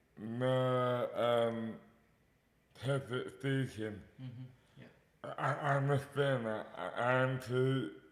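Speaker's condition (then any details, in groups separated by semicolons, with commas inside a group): Dystonia; mouth impairment affects speech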